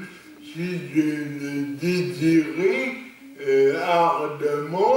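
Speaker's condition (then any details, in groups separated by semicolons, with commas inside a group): Cerebral palsy; lifelong, non-progressive; stable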